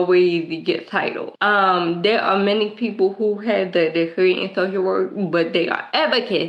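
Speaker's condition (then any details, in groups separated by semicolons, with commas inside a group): Cerebral palsy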